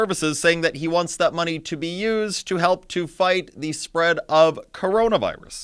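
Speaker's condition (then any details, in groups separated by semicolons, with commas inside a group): No condition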